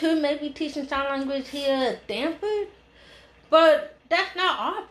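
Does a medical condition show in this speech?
Yes: hearing loss; 80% hearing loss from birth, umbilical cord around neck, red hearing aids, taught Signing Exact English; hears and speaks well, understands sign language, signs less fluently.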